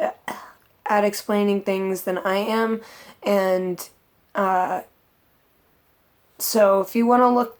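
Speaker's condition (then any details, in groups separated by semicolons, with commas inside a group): No condition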